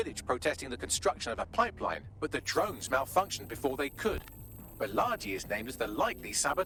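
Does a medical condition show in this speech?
No.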